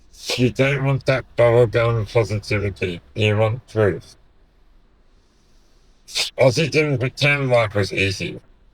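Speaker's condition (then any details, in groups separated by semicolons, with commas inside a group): Duchenne muscular dystrophy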